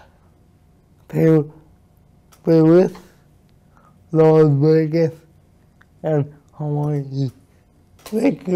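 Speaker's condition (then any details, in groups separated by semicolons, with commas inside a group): Cerebral palsy; difficulty speaking, sometimes not understood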